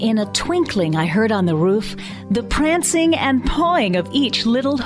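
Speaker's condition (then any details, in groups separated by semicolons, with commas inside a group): No condition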